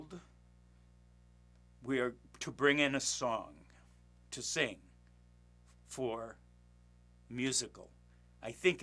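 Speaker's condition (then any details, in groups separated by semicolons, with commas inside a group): No condition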